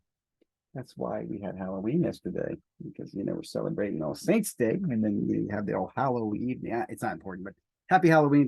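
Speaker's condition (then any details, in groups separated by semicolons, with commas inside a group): No condition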